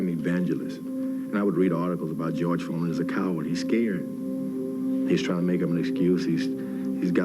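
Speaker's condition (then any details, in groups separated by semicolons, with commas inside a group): No condition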